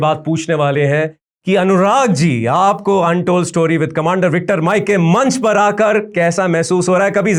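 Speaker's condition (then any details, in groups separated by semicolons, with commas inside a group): No condition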